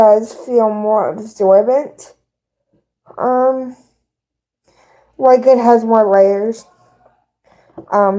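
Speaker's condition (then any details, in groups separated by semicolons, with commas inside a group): Cerebral palsy; both hands affected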